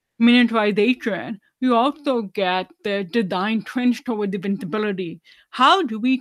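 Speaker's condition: Deafness, 99% hearing loss, severe

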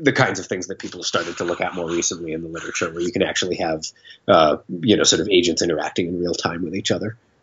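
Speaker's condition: No condition

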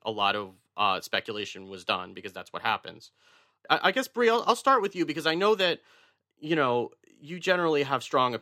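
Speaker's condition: No condition

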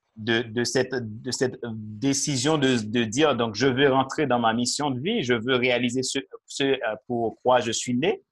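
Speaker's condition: No condition

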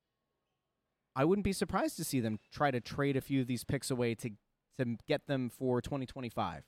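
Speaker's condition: No condition

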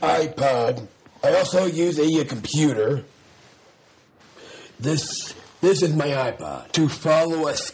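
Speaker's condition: Down syndrome; learning disability

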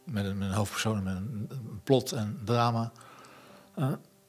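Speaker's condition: Parkinson's disease; half purely Parkinson motor problem

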